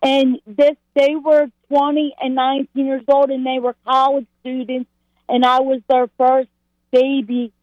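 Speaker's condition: Cerebral palsy, mild; slight, affecting leg, since birth, born six months premature, birth weight 3 pounds 5 ounces

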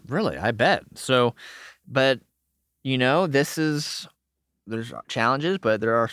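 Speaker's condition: No condition

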